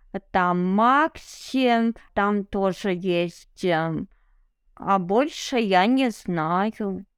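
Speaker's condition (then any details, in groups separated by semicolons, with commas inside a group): Cerebral palsy; abnormal gait, needs help on stairs without railings, walks everywhere, no wheelchair, home-schooled as child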